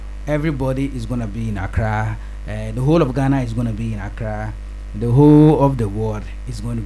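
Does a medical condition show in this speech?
No.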